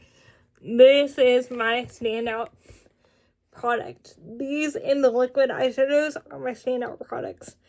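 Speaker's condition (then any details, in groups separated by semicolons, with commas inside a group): Cerebral palsy, spastic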